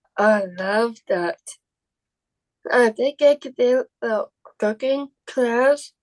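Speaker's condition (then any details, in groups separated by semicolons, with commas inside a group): Down syndrome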